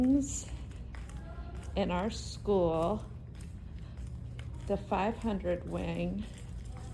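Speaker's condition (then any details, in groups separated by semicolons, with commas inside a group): No condition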